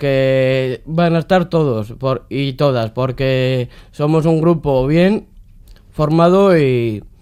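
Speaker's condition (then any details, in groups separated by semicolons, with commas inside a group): Down syndrome; genetic condition, extra chromosome in pair 21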